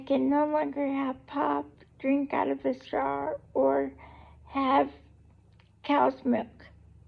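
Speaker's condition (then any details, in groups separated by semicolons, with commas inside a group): Cerebral palsy; able to talk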